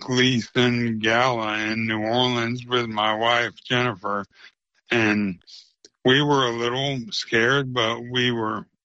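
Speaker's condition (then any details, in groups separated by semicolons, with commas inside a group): ALS; slower progression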